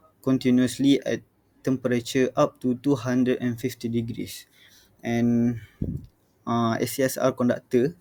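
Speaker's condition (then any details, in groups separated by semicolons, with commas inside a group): No condition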